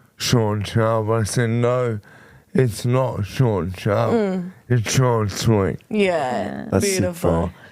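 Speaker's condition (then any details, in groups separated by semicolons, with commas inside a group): Motor neurone disease; voice became very nasal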